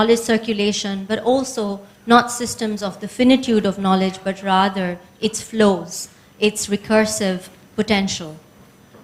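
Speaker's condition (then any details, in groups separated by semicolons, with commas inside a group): No condition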